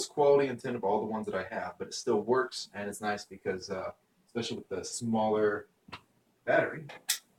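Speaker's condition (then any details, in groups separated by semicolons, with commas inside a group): No condition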